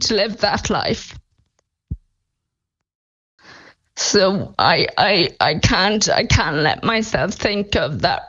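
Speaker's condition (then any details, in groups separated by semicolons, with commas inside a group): Friedreich's ataxia; diagnosed at age 12, progressive neurological condition, Skyclarys not funded by HSE drugs group; 28 years old, about 16 years since diagnosis, monthly neurological decline, mobility affected, eyesight changes, untreated; speech deteriorating, voice banking on software for couple of hours, offered synthetic voices, expects voice loss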